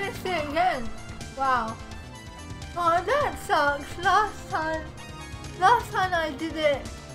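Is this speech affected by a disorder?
Yes: cerebral palsy.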